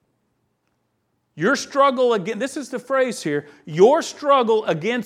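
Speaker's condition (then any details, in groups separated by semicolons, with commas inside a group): No condition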